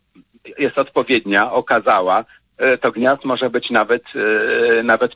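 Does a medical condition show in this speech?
No.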